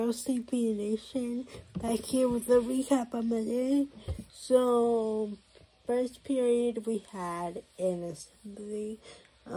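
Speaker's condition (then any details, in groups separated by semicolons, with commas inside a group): Cerebral palsy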